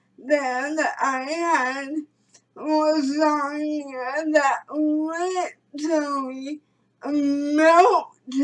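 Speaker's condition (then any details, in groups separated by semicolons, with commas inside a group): Cerebral palsy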